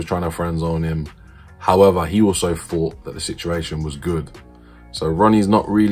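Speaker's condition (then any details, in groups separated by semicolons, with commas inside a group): No condition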